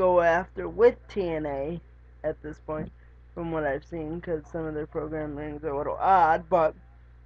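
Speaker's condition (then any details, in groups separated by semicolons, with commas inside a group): Cerebral palsy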